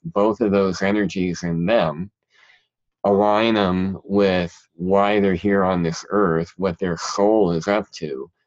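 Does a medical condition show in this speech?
Yes: cleft palate; present since childhood.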